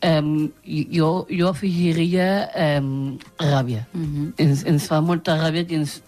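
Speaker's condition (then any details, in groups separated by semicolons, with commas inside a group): Down syndrome; genetic, three copies of chromosome 21, intellectual disability; adult, 30 years old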